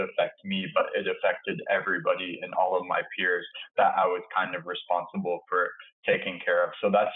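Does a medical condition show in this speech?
No.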